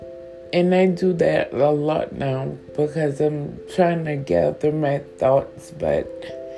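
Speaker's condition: Stroke with stutter; constant pain

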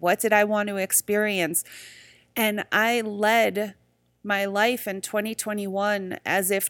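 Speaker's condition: No condition

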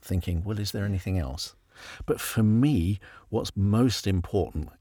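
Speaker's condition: No condition

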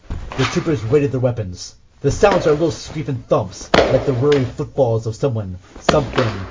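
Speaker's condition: No condition

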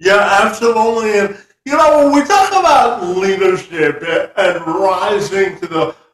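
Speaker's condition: Spastic quadriplegic cerebral palsy; from birth

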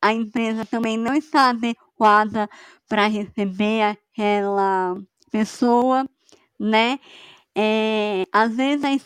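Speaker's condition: Cleft palate; nasal air escape, extra vocal fold effort for intelligibility, hoarse or voiceless after long speaking

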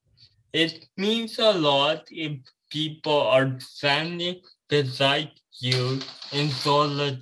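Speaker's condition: Cerebral palsy

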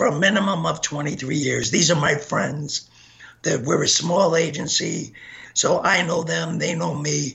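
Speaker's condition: Gunshot injury to voice box; bullet still lodged behind carotid artery, from Oak Creek Sikh temple shooting

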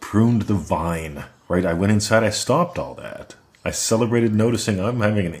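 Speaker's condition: No condition

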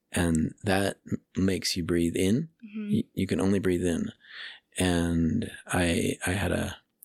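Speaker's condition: Stuttering; onset around age 9, avoided school speech therapy, never had therapy, very pronounced until few years ago, phone use helped; improved, often unnoticed by non-stutterers, discloses stutter situationally, worse with hangover; blocks felt in chest, gets stuck unable to speak, little pauses; repeated words, prolonged sounds

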